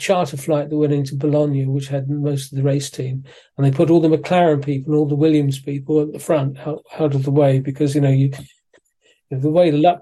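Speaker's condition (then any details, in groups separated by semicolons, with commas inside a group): Parkinson's disease; diagnosed by neurologist in Malaysia around age 60, suspected for a while; physiotherapy, exercise training with physiotherapist after moving back to UK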